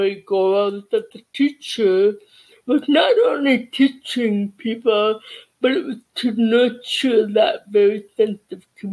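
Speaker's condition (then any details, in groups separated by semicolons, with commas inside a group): Cerebral palsy; childhood speech therapy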